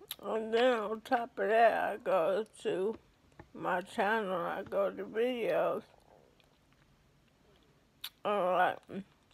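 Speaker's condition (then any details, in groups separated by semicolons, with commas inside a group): ALS; affects hands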